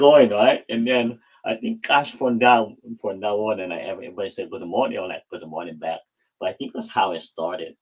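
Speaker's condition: Cleft palate; cleft palate since childhood, speech practiced for many hours at home over years

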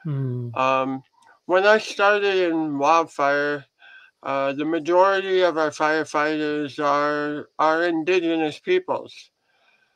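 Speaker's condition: Head and neck cancer surgery; about 14 years since diagnosis

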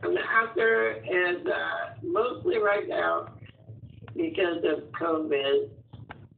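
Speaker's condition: Muscular dystrophy; physical disability, uses power wheelchair for independence

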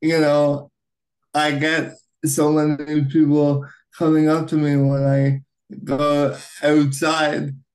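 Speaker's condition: Cerebral palsy, right-sided high tone

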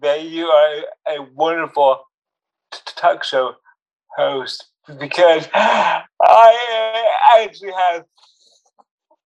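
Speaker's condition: Cerebral palsy; cerebral palsy since birth

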